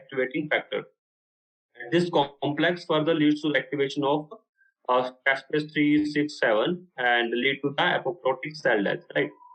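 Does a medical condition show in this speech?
No.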